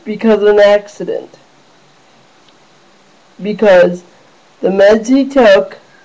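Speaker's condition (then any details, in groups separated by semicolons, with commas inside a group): Cerebral palsy; wheelchair bound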